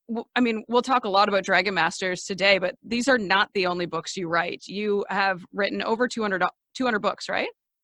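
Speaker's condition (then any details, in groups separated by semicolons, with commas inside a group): No condition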